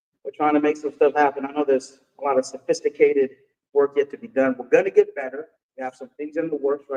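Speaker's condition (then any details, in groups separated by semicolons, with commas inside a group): No condition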